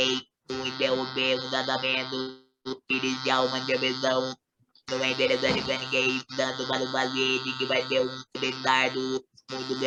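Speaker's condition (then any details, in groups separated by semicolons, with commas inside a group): Total laryngectomy, electrolarynx; total laryngectomy, head and neck cancer; communicates with electrolarynx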